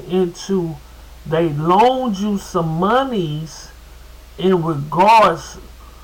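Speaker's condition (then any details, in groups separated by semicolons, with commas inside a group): No condition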